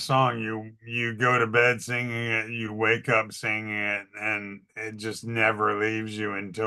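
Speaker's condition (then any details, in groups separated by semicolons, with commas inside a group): ALS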